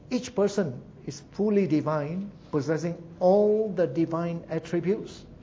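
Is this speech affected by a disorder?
No.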